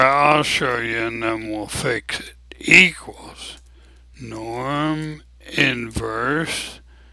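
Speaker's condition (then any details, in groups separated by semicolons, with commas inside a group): ALS; abnormally slow voice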